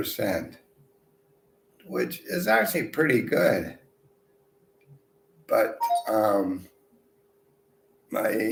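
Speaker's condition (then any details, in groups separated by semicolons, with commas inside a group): Multiple sclerosis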